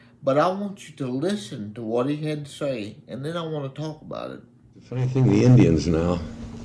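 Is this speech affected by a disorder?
Yes: cerebral palsy; reports speaking clearly.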